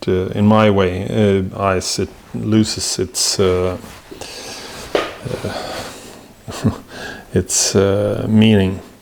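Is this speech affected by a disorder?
No.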